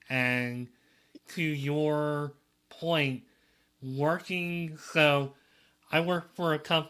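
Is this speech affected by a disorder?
Yes: cleft lip and palate.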